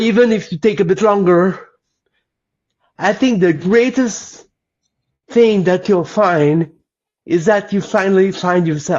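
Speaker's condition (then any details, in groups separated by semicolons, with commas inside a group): Cerebral palsy; lifelong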